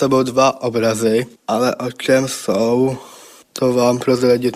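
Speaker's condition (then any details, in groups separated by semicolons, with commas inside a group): Down syndrome; speaks well, cast in TV role requiring a good speaker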